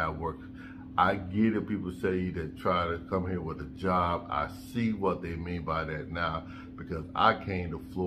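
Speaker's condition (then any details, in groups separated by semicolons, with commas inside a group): No condition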